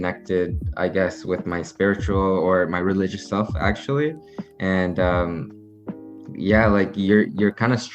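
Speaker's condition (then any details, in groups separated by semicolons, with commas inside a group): No condition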